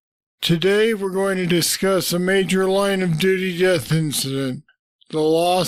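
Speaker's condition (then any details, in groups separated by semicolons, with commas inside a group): Parkinson's disease; deep brain stimulators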